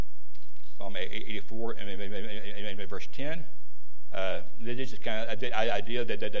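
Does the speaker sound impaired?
Yes: stuttering; stutter as usual way of talking, recent neck surgery; throat may get scratchy during talk, Halls lozenges at hand; worse when unwell, mistaken for stroke by Life Squad paramedics; here repeated sounds.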